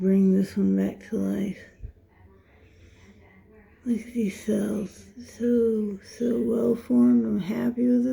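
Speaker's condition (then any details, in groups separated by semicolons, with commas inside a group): Dystonia; affects how speech sounds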